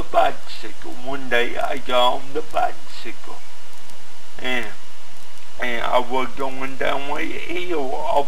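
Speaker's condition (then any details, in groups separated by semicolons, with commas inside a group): Cerebral palsy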